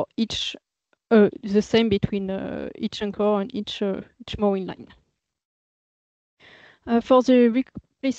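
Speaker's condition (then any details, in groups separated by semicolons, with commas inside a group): No condition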